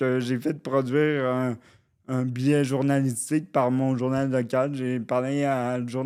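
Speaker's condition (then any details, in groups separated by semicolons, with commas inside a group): Cerebral palsy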